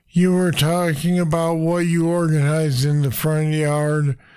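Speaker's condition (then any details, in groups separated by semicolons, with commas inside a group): Parkinson's disease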